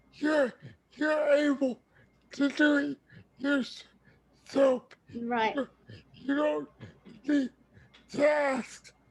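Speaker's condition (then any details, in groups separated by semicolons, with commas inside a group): Cerebral palsy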